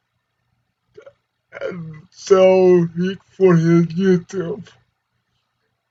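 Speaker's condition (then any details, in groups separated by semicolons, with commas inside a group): Cerebral palsy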